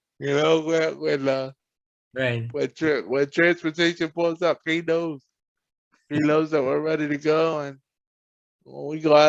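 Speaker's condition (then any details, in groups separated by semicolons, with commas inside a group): Cerebral palsy; present from birth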